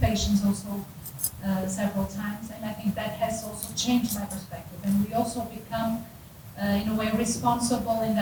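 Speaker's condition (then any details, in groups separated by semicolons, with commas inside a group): No condition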